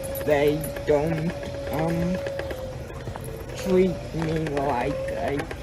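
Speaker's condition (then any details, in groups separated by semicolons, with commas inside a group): Cerebral palsy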